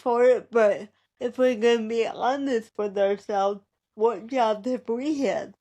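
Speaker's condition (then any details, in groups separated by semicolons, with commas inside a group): Cerebral palsy; present from birth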